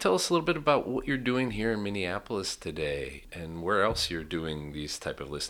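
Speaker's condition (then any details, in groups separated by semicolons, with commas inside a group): No condition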